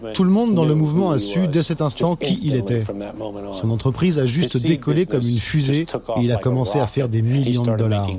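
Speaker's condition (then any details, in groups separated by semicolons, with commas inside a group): No condition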